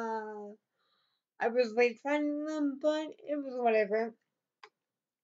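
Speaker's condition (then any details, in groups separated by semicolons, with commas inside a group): Cerebral palsy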